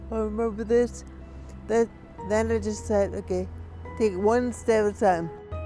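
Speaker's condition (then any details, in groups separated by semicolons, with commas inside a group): Brain injury; significant, caused by heart attack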